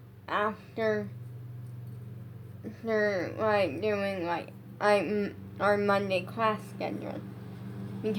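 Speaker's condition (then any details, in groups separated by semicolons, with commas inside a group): Brain injury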